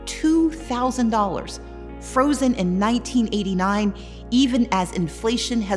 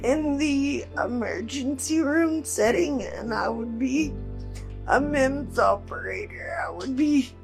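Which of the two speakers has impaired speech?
The second: cerebral palsy, quadriplegic; quadriplegic, from birth, all four limbs, oxygen deprivation at birth; needs 24-hour care, assisted out of bed; able to speak.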